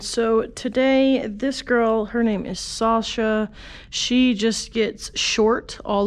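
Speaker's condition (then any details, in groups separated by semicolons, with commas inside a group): No condition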